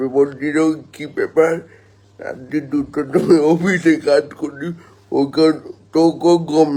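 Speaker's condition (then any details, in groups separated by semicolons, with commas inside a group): Cerebral palsy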